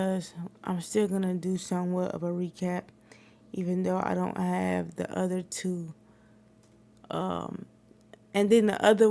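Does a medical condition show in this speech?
Yes: cerebral palsy; wheelchair user.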